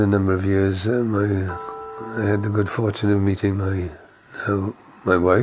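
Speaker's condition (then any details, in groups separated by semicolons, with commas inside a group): Parkinson's; about 10 years since onset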